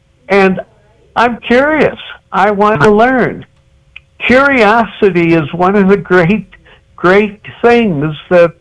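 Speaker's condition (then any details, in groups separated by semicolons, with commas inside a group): Cerebral palsy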